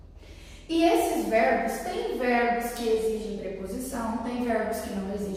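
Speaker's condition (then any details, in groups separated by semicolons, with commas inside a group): No condition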